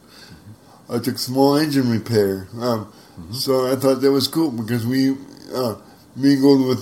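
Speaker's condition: Spastic cerebral palsy; worries about stuttering on some words, had speech therapy in school

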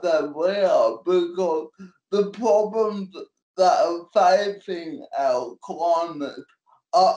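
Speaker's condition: Cerebral palsy; cerebral palsy since birth, manual wheelchair

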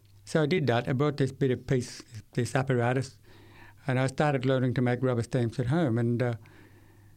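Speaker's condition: Severe to profound hearing loss; uses hearing aids

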